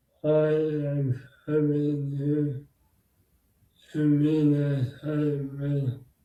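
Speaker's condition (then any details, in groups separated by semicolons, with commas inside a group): Bulbar and upper limb MND; bulbar and upper limb onset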